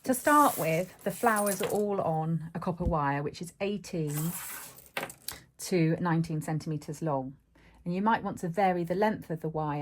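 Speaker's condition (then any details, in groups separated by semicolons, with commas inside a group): No condition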